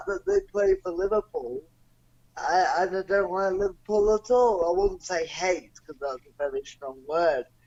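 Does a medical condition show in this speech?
Yes: cerebral palsy; non-progressive.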